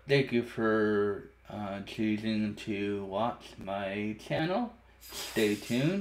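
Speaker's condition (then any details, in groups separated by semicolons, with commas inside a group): Cerebral palsy; uses wheelchair daily; speech impediment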